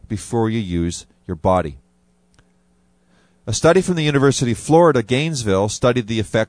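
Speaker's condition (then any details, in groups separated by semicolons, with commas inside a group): No condition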